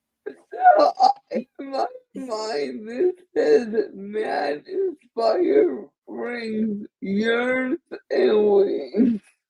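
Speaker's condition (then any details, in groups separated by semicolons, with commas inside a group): Cerebral palsy; speech affected, permanent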